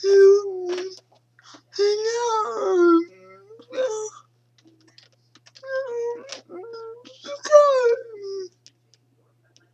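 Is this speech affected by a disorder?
Yes: cerebral palsy.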